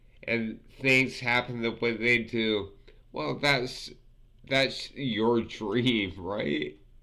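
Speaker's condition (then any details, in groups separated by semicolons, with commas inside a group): Multiple sclerosis; affects fingers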